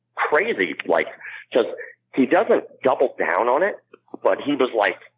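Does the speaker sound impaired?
Yes: cleft palate; congenital cleft palate, mouth, ear, nose and throat structure differ from most people, cannot blow up balloon; ear pressure not relieved, cannot clear ear, ear hurts in wrestling.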